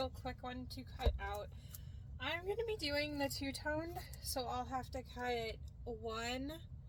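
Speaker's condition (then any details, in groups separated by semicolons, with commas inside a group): No condition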